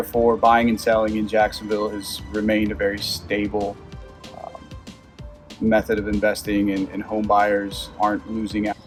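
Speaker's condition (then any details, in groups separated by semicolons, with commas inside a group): No condition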